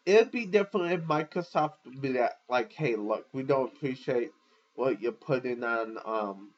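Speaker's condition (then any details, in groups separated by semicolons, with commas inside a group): Cerebral palsy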